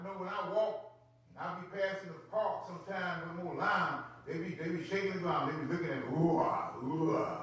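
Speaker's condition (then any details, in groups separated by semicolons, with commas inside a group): No condition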